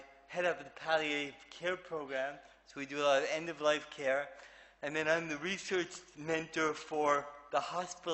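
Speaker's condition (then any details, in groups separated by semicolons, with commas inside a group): Cerebral palsy; affects movement and speech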